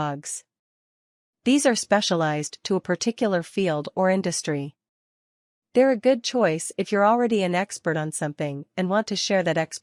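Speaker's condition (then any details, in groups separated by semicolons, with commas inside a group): No condition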